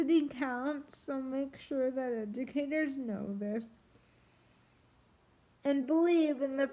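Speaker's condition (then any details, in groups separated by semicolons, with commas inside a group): Triplegic cerebral palsy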